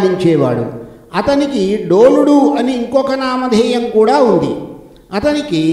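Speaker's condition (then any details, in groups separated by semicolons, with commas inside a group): No condition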